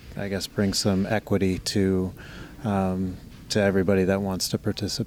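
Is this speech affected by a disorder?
No.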